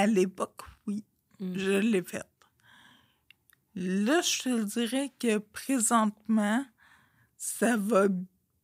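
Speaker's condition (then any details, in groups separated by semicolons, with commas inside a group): Friedreich's ataxia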